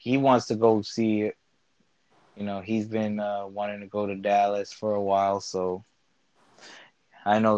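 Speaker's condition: No condition

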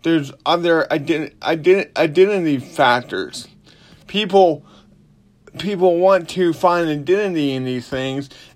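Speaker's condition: Cerebral palsy; slurred speech

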